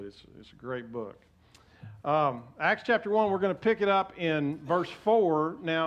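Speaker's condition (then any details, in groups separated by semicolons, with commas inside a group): No condition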